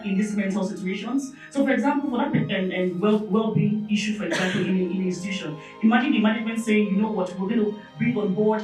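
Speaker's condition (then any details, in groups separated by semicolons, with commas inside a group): No condition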